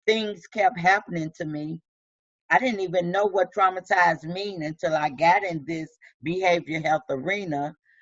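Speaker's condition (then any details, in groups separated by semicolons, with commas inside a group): No condition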